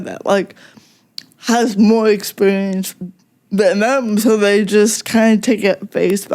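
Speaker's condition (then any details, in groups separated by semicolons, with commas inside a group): Cerebral palsy; affects speech mostly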